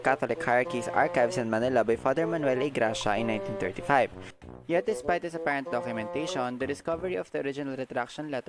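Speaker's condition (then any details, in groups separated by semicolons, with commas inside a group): No condition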